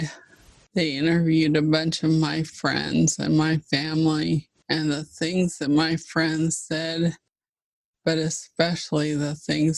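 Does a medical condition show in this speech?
Yes: ALS (Lou Gehrig's disease).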